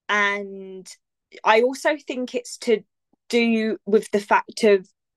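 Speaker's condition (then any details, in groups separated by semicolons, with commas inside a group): Stammer; lifelong stammer, age 24; in therapy with Maguire program, much progress since first session; stammer stops completely when singing, fluent singing, stammers when talking; prolonged sounds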